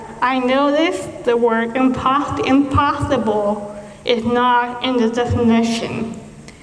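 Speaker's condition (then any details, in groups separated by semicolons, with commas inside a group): Cerebral palsy; diagnosed at 10 months, 14 years physical, occupational, speech therapy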